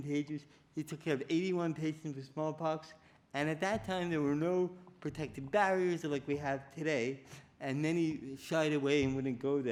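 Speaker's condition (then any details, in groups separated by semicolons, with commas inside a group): Cerebral palsy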